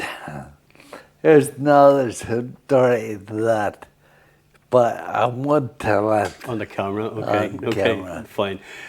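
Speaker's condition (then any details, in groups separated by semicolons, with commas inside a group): Friedreich's ataxia; late-onset type, onset around age 40; over three decades since onset, slow progression, full-time wheelchair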